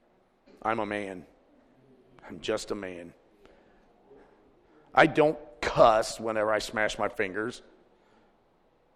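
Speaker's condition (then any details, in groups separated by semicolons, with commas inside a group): No condition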